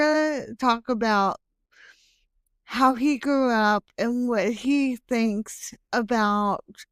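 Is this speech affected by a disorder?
Yes: hemiplegic cerebral palsy.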